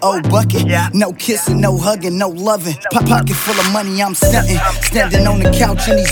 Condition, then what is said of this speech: No condition.